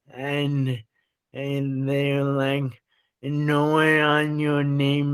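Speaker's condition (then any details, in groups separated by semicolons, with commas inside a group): Traumatic brain injury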